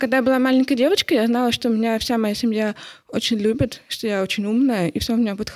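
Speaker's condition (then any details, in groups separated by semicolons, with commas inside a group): Hard of hearing; not deaf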